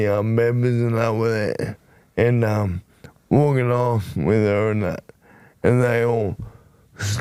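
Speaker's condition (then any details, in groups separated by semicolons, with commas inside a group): Motor neurone disease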